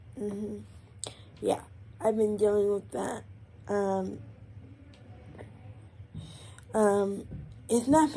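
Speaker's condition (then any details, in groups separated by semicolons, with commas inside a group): Cerebral palsy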